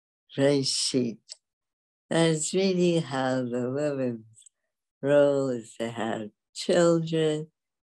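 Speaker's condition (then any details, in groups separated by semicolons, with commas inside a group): Dystonia; affects walking and speech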